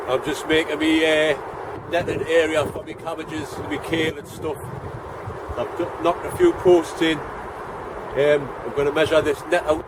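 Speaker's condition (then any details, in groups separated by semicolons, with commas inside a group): No condition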